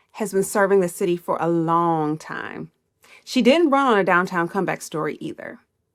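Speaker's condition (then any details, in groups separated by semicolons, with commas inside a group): No condition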